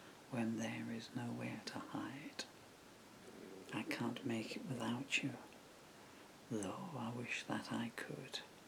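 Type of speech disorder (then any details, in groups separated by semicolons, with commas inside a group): Severe bulbar dysarthria; progressive bulbar palsy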